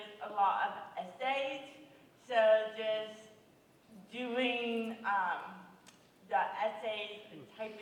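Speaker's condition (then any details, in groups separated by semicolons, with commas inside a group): Cerebral palsy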